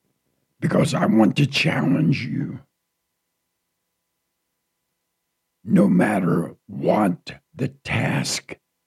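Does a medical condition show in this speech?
Yes: partial laryngectomy from cancer; may be hard for listeners.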